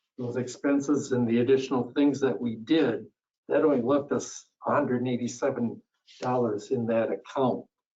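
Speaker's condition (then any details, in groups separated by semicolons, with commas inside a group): No condition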